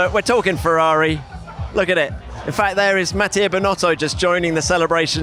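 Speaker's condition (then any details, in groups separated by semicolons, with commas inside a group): No condition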